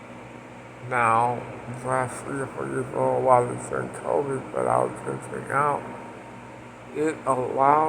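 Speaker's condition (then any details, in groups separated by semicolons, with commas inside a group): Parkinson's; speech impediment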